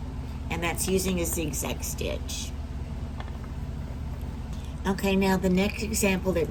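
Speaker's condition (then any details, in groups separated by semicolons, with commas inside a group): No condition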